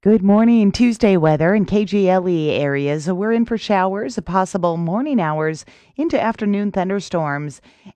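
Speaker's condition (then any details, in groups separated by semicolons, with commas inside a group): No condition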